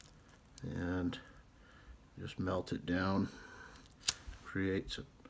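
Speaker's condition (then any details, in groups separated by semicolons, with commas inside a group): No condition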